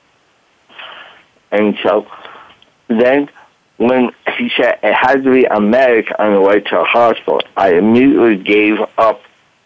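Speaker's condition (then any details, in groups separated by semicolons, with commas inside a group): Voice box damage from tracheostomy; 1-2 week coma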